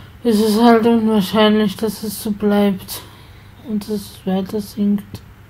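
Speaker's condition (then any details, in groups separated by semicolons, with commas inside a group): Spasticity from birth; multiple sclerosis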